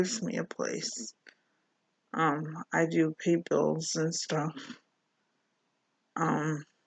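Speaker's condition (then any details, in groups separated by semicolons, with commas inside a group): Mild cerebral palsy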